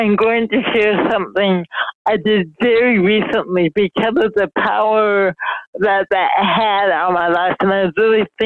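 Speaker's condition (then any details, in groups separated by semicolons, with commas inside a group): Mild cerebral palsy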